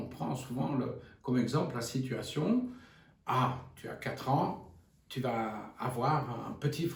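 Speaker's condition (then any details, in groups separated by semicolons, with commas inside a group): No condition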